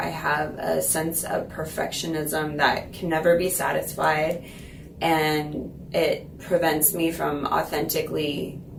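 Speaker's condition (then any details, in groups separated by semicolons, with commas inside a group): No condition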